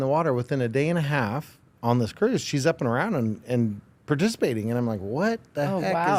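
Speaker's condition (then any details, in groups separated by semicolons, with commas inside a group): No condition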